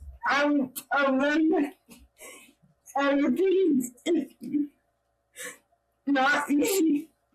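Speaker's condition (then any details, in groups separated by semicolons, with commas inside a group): Cerebral palsy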